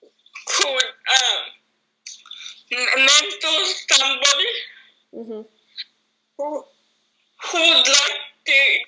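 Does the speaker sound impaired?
Yes: cerebral palsy; from Sri Lanka, told at young age would never walk or talk; now talks, despite early prognosis.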